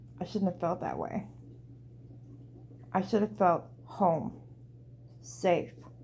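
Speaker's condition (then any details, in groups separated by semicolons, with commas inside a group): Cerebral palsy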